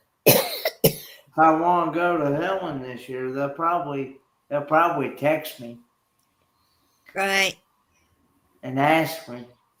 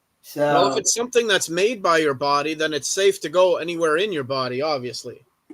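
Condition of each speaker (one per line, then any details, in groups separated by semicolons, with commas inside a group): Cerebral palsy; with hydrocephalus, ventriculoperitoneal shunt; recent shunt revision surgery, three seizures afterward, shunt headaches
No condition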